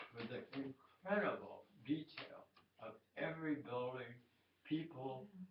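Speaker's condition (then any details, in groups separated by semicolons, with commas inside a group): Tongue cancer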